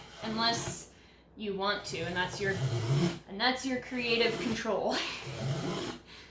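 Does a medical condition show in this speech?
No.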